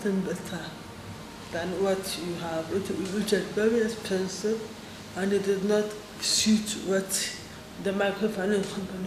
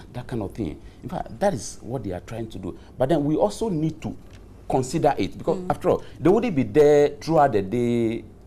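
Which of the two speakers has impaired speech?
The first: cerebral palsy; affects handwriting.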